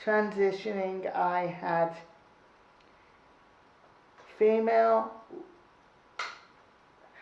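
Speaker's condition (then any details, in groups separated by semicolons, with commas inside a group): Cerebral palsy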